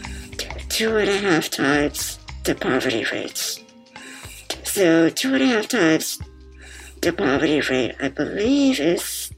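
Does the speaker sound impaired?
Yes: muscular dystrophy; congenital form, diagnosed as toddler; BiPAP machine audible while talking.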